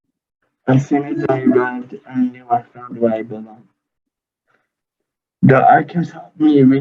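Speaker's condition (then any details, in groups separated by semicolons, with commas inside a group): Cerebral palsy; early prediction of no walking, speech or reading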